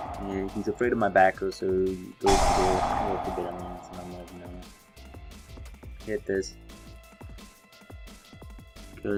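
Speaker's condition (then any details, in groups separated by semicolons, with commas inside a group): No condition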